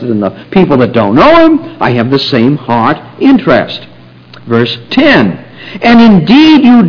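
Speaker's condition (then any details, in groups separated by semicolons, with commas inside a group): No condition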